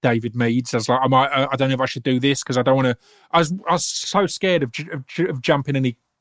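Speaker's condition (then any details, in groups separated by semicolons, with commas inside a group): Stammer; intermittent, usually holds it back when performing, sometimes lets it come freely; stammer heard at times during this conversation, absent for long stretches; absent for long stretches then appears, on some words, clear accent on fluent runs; repeated sounds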